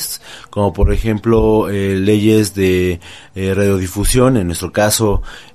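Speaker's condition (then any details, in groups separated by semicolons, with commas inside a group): No condition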